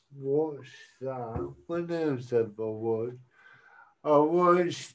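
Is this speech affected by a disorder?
Yes: cerebral palsy; cerebral palsy from birth, uses walking stick, holding handheld mic prevents walking stick use on stage; considering Amazon headset microphone to free hands for walking stick on stage; speech sounds unusual, self-described as talking funny.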